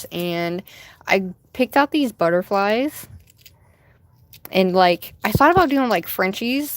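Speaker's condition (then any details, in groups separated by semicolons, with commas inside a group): No condition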